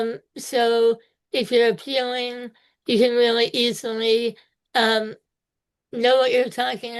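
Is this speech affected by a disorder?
Yes: spinal muscular atrophy type two.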